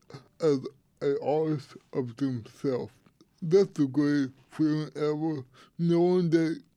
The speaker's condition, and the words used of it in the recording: Cerebral palsy. So it also affects my speaking, my walking, my hands.